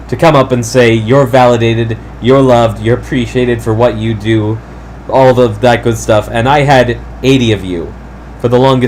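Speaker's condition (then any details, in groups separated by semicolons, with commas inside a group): No condition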